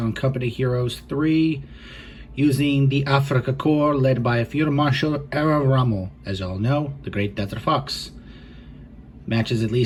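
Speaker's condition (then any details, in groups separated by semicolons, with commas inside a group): No condition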